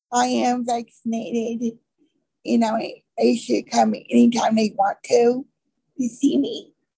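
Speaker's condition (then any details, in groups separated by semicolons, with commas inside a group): Cerebral palsy; from birth, birth defect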